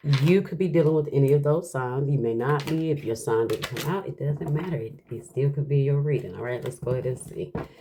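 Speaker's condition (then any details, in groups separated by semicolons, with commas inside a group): No condition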